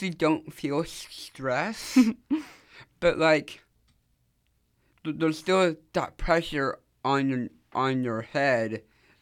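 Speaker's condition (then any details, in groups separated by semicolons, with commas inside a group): Down syndrome; speaking live on radio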